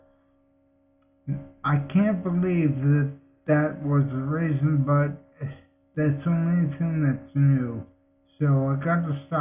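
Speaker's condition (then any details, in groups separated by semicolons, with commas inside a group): Multiple sclerosis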